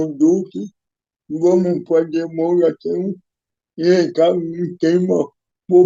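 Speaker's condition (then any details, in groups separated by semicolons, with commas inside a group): Cerebral palsy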